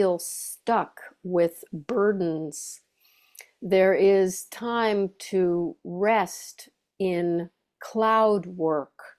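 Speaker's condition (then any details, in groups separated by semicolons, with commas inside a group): No condition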